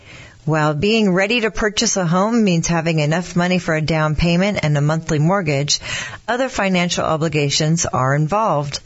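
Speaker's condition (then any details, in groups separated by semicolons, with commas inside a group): No condition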